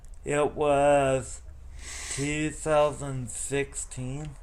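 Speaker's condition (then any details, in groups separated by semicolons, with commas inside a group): Cerebral palsy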